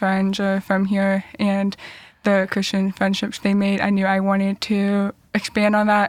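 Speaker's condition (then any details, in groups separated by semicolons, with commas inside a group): Deafness; cochlear implants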